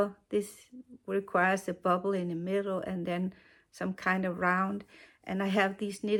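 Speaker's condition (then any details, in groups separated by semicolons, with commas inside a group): No condition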